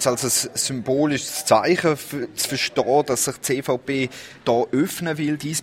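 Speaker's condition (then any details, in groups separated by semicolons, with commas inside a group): No condition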